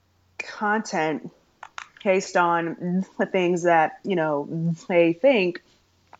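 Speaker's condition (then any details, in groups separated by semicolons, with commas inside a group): Stuttering; stuttering since around age 3, past speech therapy, largely stopped talking for about 5 years; still stutters, including when saying own name; formerly hid stuttering by switching words, deep breaths, fillers like ums and ahs, avoided talking; prolonged sounds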